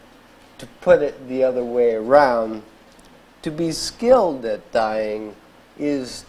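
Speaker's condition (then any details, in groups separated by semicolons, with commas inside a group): ALS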